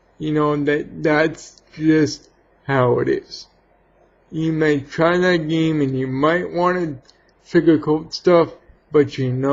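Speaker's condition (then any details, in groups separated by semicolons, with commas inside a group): Cerebral palsy; has had surgery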